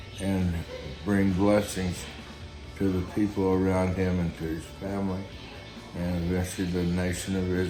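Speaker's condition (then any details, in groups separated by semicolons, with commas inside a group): Guillain-Barré syndrome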